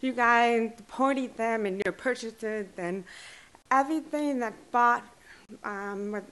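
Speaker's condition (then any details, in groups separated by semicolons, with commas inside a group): Deaf and hard of hearing; since childhood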